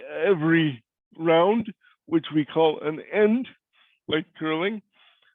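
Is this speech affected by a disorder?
Yes: cerebral palsy; voice is different.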